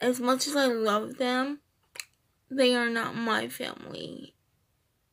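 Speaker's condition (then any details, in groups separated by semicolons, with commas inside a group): Cerebral palsy, triplegia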